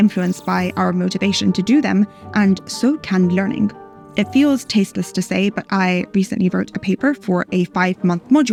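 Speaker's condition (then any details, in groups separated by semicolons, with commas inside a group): No condition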